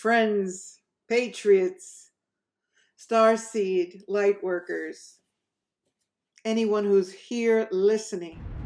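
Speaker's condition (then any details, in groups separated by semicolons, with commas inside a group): No condition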